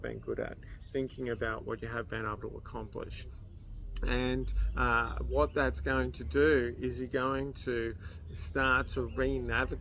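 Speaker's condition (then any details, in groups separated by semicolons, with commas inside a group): No condition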